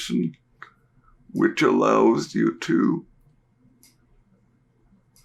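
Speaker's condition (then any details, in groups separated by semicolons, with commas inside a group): Cerebral palsy; diagnosed at birth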